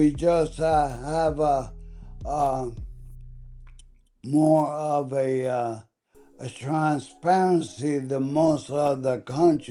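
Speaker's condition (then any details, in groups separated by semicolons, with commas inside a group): ALS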